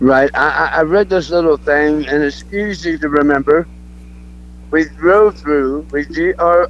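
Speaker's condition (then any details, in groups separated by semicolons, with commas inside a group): Throat cancer; throat cancer over last couple of years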